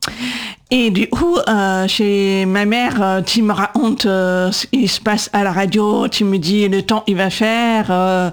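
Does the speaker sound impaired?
Yes: congenital deafness, profound sensorineural deafness, cytomegalovirus; diagnosed around 18 months, severe, dropped at 8, left 120 db, right 90 db; cochlear implants left at 8.5, right at 20-22, processors above ears, lip reading, noise hard; 20 years speech therapy, initially three times weekly, learned speaking and voice control, AI misrecognizes speech.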